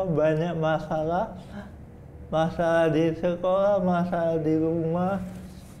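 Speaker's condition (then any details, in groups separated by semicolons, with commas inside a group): Cerebral palsy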